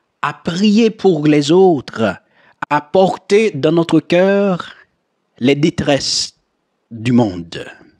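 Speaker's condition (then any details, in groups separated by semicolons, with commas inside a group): No condition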